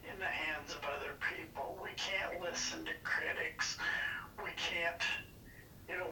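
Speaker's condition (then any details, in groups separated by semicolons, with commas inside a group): Parkinson's disease; diagnosed 5-6 years ago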